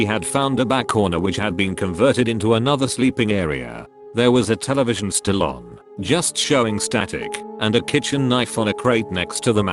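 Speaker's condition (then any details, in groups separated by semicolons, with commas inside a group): No condition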